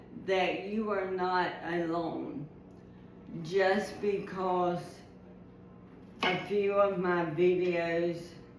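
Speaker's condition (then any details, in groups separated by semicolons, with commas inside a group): ALS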